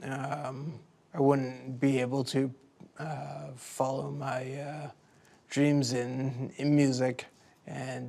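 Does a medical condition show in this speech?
Yes: Friedreich's ataxia; neuromuscular disorder; progressively worsening, in rehabilitation.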